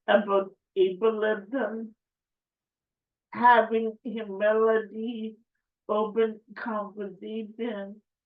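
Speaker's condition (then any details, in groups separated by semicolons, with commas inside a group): Cerebral palsy; affects speech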